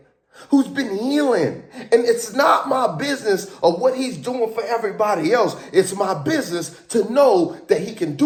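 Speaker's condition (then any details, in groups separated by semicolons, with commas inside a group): No condition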